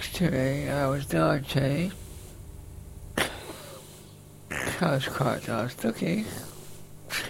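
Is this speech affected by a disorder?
Yes: facioscapulohumeral muscular dystrophy, facioscapulohumeral (FSHD); early prognosis life to 14-19.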